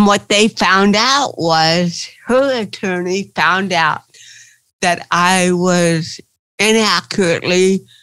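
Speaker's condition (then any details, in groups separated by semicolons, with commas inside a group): Cerebral palsy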